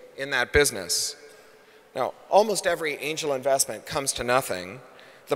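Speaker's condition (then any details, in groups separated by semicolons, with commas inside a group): No condition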